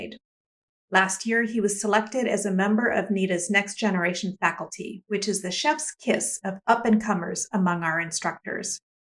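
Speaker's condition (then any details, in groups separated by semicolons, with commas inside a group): No condition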